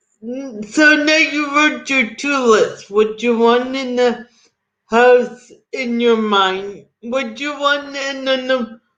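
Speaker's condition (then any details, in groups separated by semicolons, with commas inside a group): Cerebral palsy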